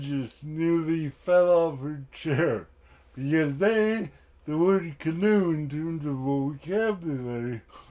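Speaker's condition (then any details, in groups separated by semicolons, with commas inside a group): Cerebral palsy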